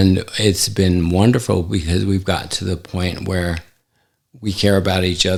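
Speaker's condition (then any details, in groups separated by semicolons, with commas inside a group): ALS; affects hand function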